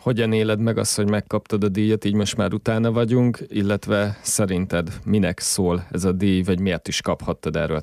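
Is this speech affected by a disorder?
No.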